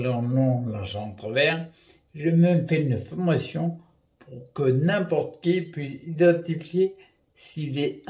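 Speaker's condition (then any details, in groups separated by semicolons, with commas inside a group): Primary progressive multiple sclerosis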